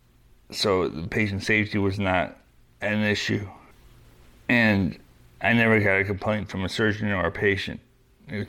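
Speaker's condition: Young-onset Parkinson's disease; diagnosed at 38, hereditary gene form, right hand weak, freezing, 5 years medication, then deep brain stimulator

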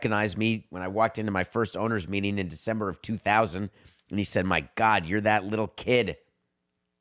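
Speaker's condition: No condition

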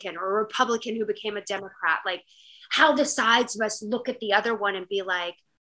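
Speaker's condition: No condition

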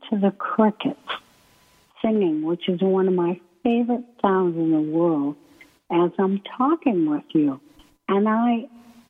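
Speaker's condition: ALS; first symptoms subtle in right foot, wheelchair user, Beezy board replaced standard transfer board; breathing muscles affected, hard to speak, may sound weak or hard to understand, paces speech, slowing, pausing

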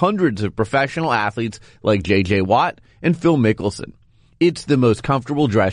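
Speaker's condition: No condition

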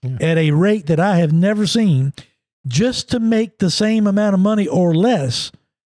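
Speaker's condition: No condition

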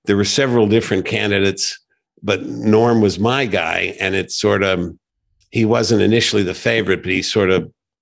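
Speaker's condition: No condition

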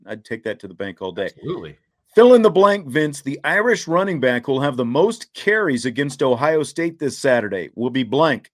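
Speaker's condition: No condition

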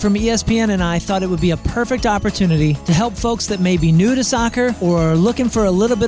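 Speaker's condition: No condition

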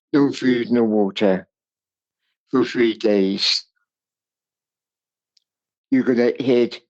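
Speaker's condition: Cerebral palsy; speech impairment

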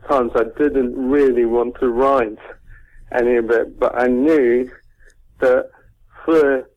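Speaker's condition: Cerebral palsy; caused by doctors' negligence at delivery

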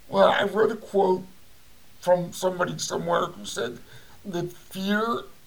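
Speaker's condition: Cerebral palsy; voice audibly affected

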